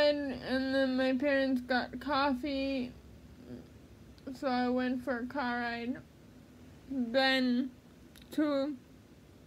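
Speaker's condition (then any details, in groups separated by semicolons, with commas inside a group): Cerebral palsy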